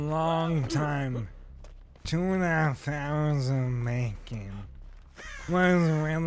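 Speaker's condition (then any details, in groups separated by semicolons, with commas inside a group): ALS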